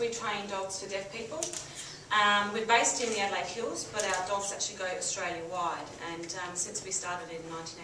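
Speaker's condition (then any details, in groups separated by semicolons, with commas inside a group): No condition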